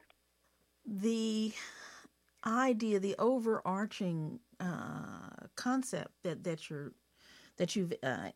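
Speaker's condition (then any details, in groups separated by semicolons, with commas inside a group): No condition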